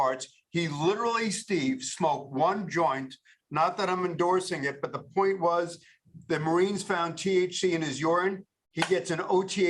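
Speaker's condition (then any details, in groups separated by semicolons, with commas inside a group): No condition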